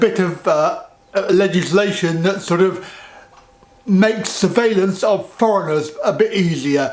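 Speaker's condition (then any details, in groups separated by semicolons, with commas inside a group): Cerebral palsy; back surgery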